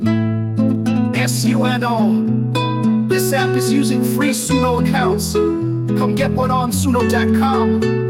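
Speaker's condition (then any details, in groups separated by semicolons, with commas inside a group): No condition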